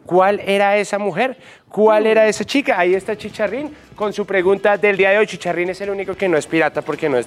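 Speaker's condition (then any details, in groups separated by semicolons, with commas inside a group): No condition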